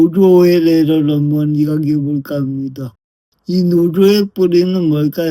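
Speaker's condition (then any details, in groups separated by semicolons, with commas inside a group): Brain lesion disability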